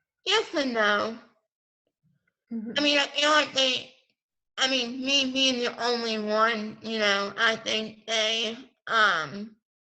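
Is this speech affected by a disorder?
Yes: pompe disease.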